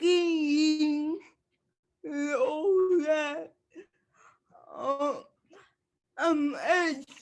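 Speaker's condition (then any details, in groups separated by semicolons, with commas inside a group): Cerebral palsy; speech affected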